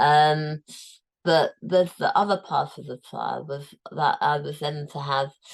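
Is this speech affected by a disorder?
Yes: tongue cancer, tongue removed.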